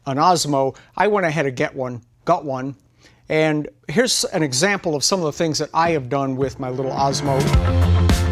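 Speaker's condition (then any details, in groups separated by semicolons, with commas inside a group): No condition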